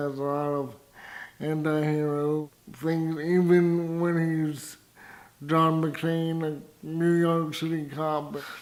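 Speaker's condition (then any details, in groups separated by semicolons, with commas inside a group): Cerebral palsy, spastic, severe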